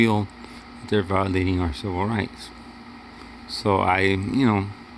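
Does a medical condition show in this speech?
Yes: cerebral palsy; wheelchair user.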